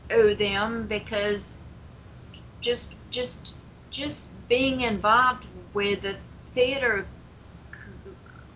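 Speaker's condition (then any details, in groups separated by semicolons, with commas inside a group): Stuttering; long-standing stuttering, managed over the years; repeated words, prolonged sounds, blocks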